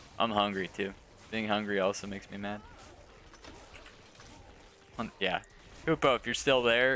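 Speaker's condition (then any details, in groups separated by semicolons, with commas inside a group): No condition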